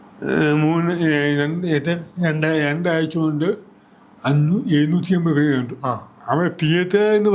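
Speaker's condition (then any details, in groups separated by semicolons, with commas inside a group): Cerebral palsy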